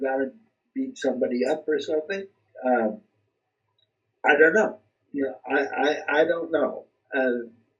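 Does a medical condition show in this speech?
Yes: cerebral palsy; speech not affected.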